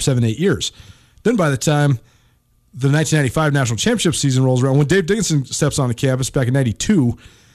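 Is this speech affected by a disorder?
No.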